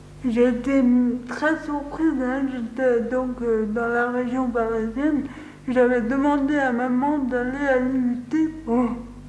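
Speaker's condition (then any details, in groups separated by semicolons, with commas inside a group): Cerebral palsy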